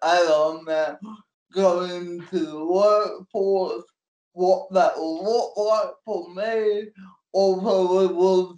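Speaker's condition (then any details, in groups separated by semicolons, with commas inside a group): Cerebral palsy; NDIS support worker for transport, getting on and off stage, personal care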